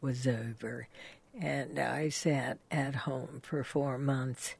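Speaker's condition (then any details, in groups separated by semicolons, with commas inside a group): Spasmodic dysphonia; voice still altered, speaking physically difficult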